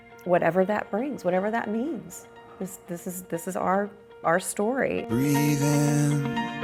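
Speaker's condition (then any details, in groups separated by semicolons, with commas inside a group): No condition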